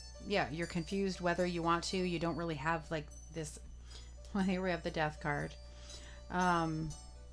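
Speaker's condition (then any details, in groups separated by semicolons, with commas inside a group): No condition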